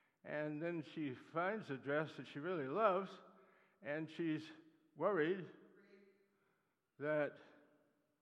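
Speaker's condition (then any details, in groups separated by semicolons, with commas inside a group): Parkinson's disease; neuropathy attacks nerves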